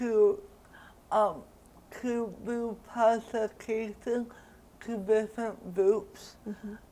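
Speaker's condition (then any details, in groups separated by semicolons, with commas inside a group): Cerebral palsy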